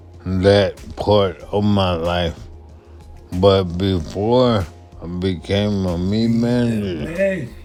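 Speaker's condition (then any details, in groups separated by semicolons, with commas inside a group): Multiple sclerosis; affects left side and voice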